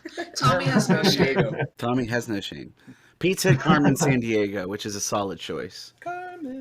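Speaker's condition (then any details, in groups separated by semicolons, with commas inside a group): No condition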